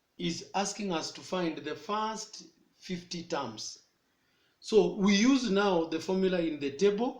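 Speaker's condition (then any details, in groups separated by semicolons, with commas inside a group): No condition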